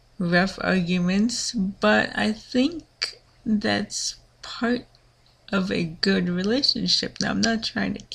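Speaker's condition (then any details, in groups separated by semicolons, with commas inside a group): Cerebral palsy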